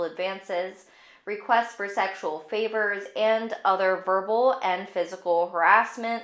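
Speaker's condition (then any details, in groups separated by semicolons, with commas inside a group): No condition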